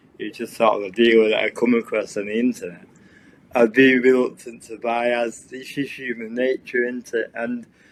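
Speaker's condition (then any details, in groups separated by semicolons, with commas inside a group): Cerebral palsy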